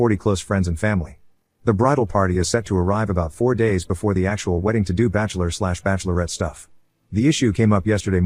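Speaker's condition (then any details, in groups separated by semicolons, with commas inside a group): No condition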